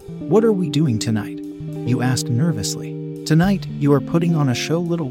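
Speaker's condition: No condition

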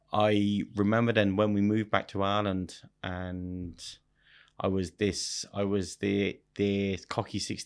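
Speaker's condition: Stutter; about five times worse when speaking German; repeated words, prolonged sounds

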